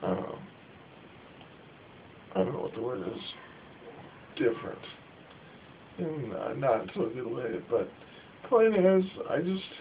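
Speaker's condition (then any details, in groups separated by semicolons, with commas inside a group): Cerebral palsy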